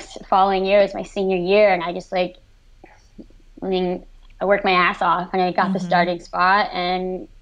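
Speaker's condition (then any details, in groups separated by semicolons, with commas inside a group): Cleft lip and palate; severe cleft lip and palate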